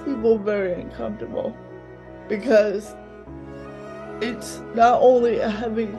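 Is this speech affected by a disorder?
Yes: cerebral palsy, mild; mouth affected.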